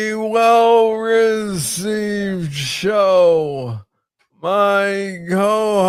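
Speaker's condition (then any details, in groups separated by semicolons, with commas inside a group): Parkinson's disease; young onset, about age 30; speaks slowly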